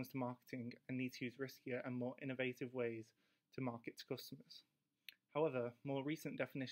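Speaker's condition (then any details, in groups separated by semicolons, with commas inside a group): No condition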